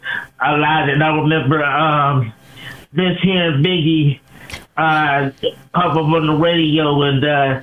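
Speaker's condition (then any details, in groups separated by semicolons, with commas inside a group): Cerebral palsy; performs from wheelchair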